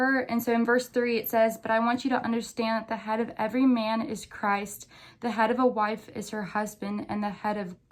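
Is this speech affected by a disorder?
No.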